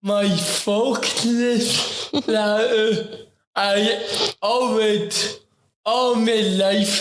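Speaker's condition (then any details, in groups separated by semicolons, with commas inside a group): Ataxic cerebral palsy; affects talking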